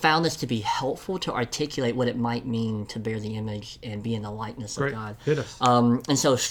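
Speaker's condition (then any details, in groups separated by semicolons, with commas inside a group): Cleft lip and palate; congenital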